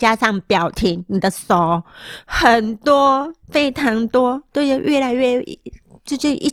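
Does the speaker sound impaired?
Yes: moderate-to-severe hearing loss; hearing aid taken off during recording and held to microphone, then only sees lips moving.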